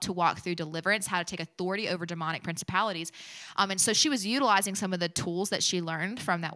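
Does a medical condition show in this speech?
No.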